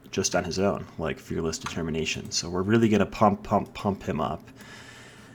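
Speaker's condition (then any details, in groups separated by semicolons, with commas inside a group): No condition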